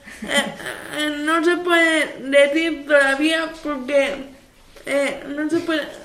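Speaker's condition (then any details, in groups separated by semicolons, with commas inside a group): Cerebral palsy; wheelchair user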